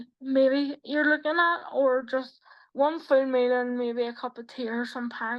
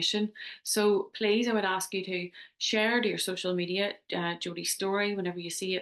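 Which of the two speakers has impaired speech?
The first: quadriplegic cerebral palsy; quadriplegic, from birth, full-time wheelchair user.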